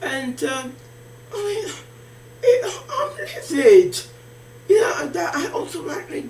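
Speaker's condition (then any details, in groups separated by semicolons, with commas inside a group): Facial palsy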